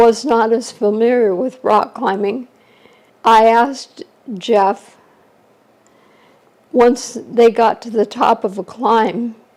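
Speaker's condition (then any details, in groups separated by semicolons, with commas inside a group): ALS; shortly after diagnosis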